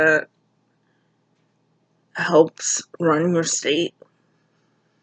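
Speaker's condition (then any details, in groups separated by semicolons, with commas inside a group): Cerebral palsy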